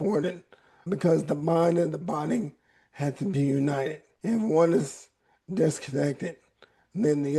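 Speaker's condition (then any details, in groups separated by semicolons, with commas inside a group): ALS; voice raspy at times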